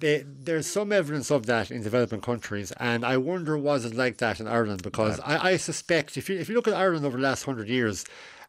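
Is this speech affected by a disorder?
Yes: cleft lip and palate; congenital cleft lip and palate, failure of mouth and nose to align, two or three surgeries in infancy, last surgery at 17; adult, age 41, decades after final surgery.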